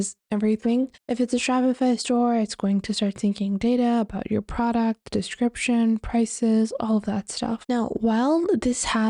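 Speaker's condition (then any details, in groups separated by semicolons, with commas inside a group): No condition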